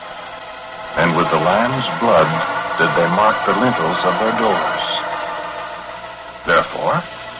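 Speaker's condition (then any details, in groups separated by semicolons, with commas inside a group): No condition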